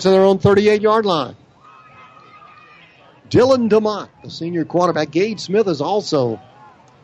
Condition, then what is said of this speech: No condition.